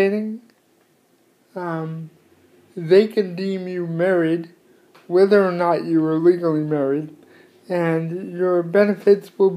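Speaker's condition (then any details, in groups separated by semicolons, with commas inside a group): Cerebral palsy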